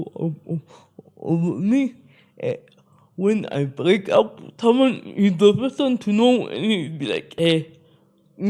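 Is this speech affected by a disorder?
Yes: spastic cerebral palsy; spastic cerebral palsy, from birth, brain injury, involuntary movements; speech affected, had speech therapy.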